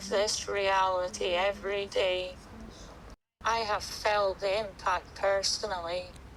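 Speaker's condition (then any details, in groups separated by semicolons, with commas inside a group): MND, speech-generating device; bulbar onset, throat and face muscles affected; about one year since diagnosis, tube fed, fairly mobile; unable to speak, eat or drink, throat and face nearly paralysed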